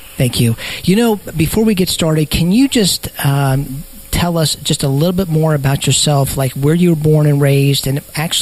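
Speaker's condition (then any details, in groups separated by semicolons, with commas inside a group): No condition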